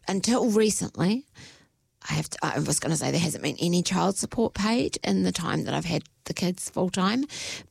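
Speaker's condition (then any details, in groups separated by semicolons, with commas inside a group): Spasmodic dysphonia; rare spasmodic dysphonia, basically lifelong, neurological, onset within months after everything settled down; investigations done, has had speech therapy; at onset voice doing weird stuff, could not get voice right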